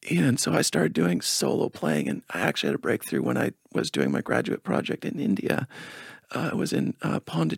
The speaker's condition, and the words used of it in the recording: Spasmodic dysphonia. The reason why I don't talk in a lower voice all the time is it's not as consistent.